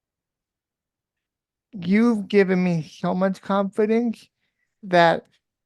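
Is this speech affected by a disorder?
Yes: cerebral palsy.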